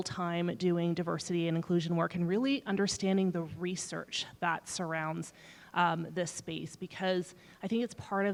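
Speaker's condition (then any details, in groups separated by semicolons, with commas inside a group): No condition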